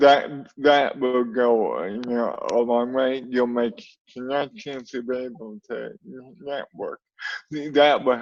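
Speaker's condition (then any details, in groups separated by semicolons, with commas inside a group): Cerebral palsy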